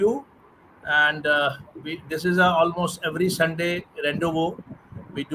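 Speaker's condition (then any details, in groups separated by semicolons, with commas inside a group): No condition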